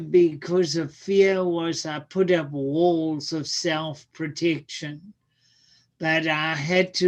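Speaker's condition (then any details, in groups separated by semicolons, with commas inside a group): Cerebral palsy; speech sounds atypical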